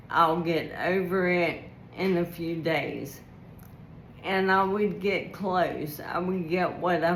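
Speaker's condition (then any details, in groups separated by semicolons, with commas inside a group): ALS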